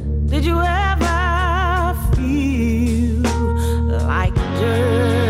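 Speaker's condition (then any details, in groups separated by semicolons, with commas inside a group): No condition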